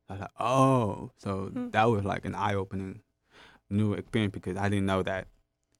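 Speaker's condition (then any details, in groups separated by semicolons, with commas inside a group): Hard of hearing, gentamicin-induced hearing loss; left ear moderate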